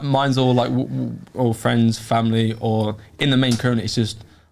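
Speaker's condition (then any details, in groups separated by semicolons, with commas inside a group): Stutter; sudden onset at age 5, woke one morning unable to speak, saw doctor, speech therapy; still has stutter; repeated sounds, prolonged sounds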